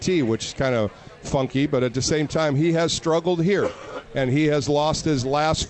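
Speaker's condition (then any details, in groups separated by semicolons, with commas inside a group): No condition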